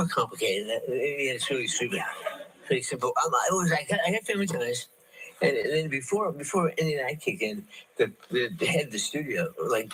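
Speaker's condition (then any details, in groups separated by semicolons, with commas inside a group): Parkinson's disease; at least seven years since diagnosis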